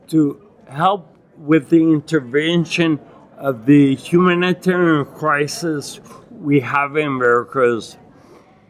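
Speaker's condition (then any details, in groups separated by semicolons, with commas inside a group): Acquired ataxia with dysarthria; Lance-Adams syndrome, contaminated-jacuzzi Legionnaires' pneumonia, 12-day induced coma, brain damage, myoclonus, onset age 39; daily poor balance and hand coordination, told no cure or medication; difficult articulation, speaking feels like elephant on chest, gets winded, bites tongue 2-3 times daily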